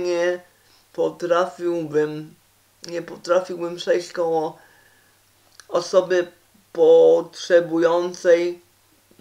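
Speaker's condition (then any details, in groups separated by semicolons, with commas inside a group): Cerebral palsy; uses wheelchair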